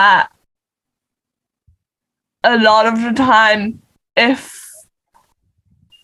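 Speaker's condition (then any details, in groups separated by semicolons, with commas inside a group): Cerebral palsy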